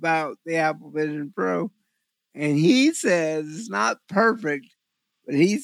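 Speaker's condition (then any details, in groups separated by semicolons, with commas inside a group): Cerebral palsy; visual focusing difficulty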